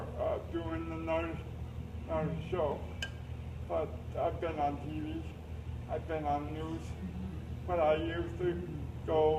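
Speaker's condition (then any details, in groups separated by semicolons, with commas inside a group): Cerebral palsy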